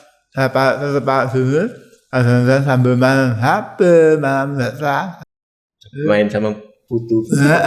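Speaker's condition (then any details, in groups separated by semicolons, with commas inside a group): Tongue cancer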